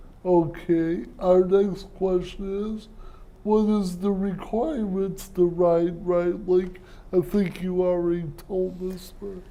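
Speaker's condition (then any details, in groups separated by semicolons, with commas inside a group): Cerebral palsy; speech impairment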